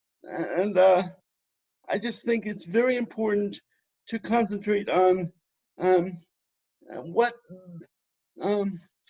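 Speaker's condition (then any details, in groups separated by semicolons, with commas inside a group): Cerebral palsy; spastic type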